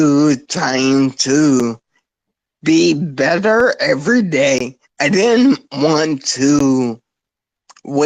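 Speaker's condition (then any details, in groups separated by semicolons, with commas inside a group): Spinocerebellar ataxia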